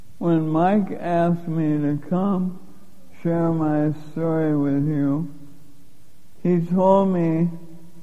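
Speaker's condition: Lou Gehrig's disease; given 3 to 5 years to live

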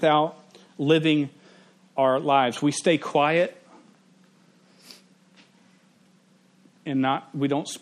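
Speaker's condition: Stuttering; cannot turn on or off; stutters involuntarily, cannot control it, strangers notice the stutter, earlier weddings not fully fluent; prolonged sounds, blocks

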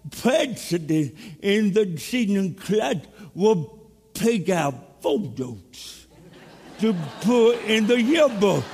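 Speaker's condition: Cerebral palsy; speech impediment

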